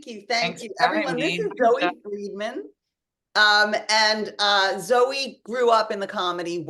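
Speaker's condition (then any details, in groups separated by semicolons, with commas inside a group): No condition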